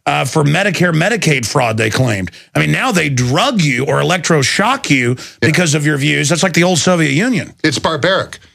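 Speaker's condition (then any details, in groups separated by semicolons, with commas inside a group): No condition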